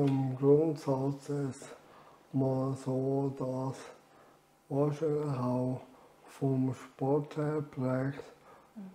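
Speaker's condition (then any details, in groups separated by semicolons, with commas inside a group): Amyotrophic lateral sclerosis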